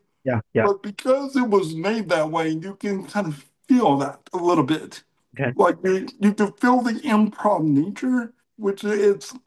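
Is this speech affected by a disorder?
Yes: cerebral palsy.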